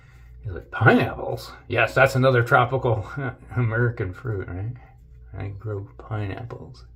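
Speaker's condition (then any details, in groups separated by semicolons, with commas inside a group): No condition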